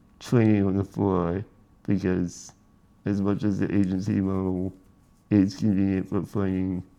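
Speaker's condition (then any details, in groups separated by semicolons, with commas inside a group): Spinal muscular atrophy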